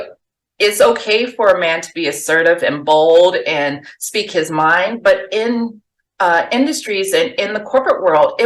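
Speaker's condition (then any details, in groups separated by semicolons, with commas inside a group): No condition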